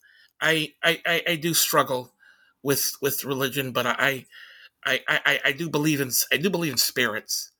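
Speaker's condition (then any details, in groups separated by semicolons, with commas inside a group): Stutter; stuttering during this interview; stuttering during conversation; repeated words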